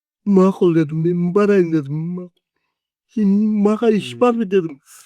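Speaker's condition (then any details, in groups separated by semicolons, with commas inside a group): Cerebral palsy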